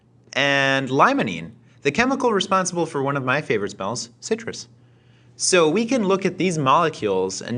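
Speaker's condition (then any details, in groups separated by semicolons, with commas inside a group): No condition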